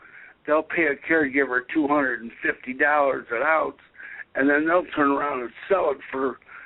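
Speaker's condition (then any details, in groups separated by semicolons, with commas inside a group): Cerebral palsy; able to speak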